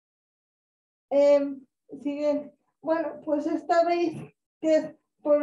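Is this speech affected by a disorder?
Yes: cerebral palsy.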